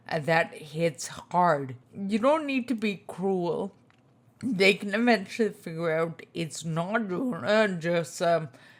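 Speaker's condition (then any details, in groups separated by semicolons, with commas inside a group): Spinocerebellar ataxia type 2, SCA2; tongue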